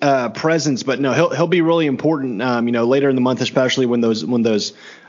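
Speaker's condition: No condition

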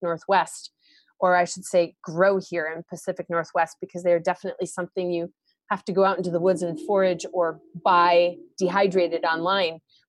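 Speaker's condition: No condition

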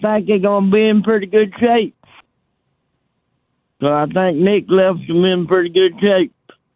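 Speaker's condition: Cerebral palsy; present from birth, also said to have had it since age 5, now 63 years old

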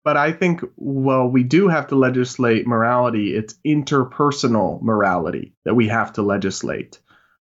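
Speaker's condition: No condition

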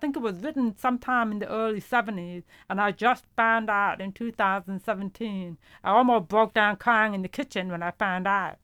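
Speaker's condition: Profound deafness; hears vowels but not consonants, uses hearing aids, no vibration felt

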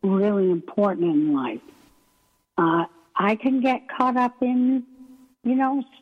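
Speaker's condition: ALS; may sound weak or unclear

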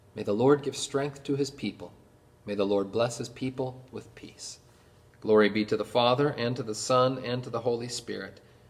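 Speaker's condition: No condition

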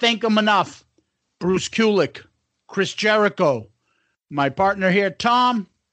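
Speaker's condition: No condition

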